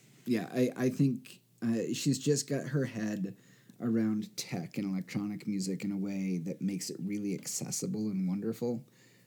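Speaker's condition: No condition

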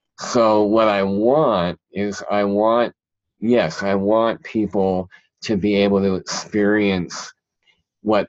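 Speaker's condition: Cleft palate; present since childhood

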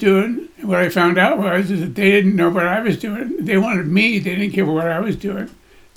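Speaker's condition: Parkinson's disease; Parkinson's disease at age 76 to 77, body tremor, shaking stops when holding heavy weights; Parkinson's getting in the way a little, daily cardio and gym workouts; voice shakes

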